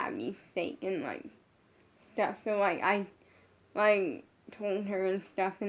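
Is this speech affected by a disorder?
Yes: brain injury.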